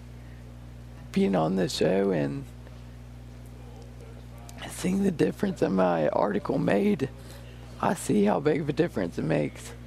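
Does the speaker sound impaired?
Yes: Friedreich's ataxia; rare neuromuscular disease, loss of balance and coordination, walking difficult, uses walker; a few years since onset.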